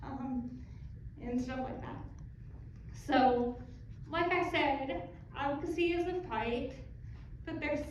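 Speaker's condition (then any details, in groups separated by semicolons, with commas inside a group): Cerebral palsy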